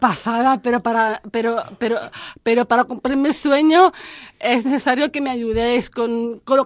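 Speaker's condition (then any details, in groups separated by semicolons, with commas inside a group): Down syndrome; intellectual disability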